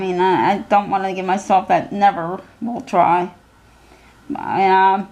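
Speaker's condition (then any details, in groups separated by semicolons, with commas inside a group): Cerebral palsy; physical handicap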